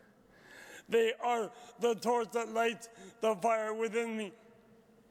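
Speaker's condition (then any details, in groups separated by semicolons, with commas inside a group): Traumatic brain injury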